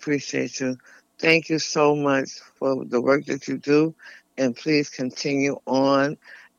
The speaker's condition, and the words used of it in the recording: Tongue cancer surgery. Still, I talk with a lisp.